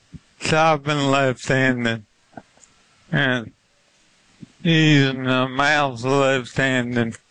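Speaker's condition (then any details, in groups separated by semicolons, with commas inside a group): ALS; limb-onset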